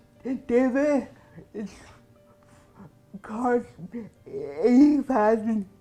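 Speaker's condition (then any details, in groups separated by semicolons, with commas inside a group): Cerebral palsy; present from birth, limited arm and leg mobility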